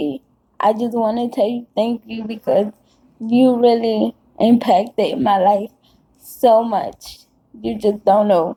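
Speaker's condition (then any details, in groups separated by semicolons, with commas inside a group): Cerebral palsy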